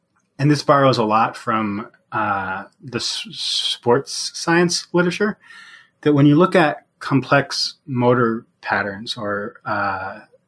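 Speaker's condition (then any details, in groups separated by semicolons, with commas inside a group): Stuttering; formerly more severe stuttering, fluency shaping tried in high school or younger, ineffective; labeled mild by others, more fluent than ever, stutters openly, no speech tools; stuttering now less frequent, talking sometimes still hard; prolonged sounds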